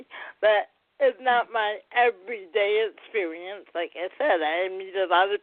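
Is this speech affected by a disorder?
Yes: cerebral palsy.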